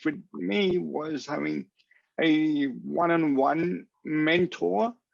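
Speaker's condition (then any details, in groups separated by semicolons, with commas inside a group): Cerebral palsy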